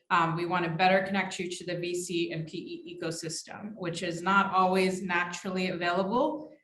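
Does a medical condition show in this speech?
No.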